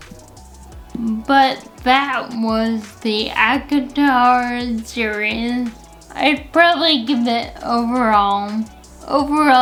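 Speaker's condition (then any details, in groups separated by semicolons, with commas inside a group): Friedreich's ataxia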